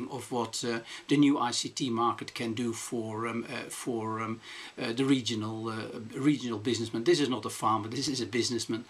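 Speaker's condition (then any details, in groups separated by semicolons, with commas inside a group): No condition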